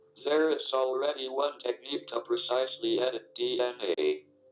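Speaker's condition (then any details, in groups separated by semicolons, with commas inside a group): ALS, speech-generating device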